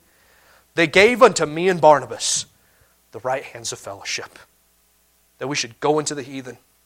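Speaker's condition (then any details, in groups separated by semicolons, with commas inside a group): No condition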